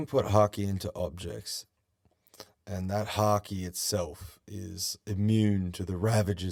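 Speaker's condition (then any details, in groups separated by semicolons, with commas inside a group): No condition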